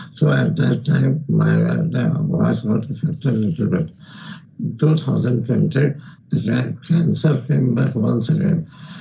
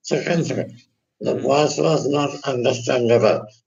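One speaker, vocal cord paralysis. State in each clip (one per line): Before voice therapy
After voice therapy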